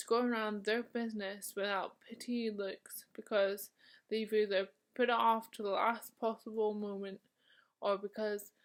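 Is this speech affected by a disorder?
Yes: motor neurone disease; onset in left hand.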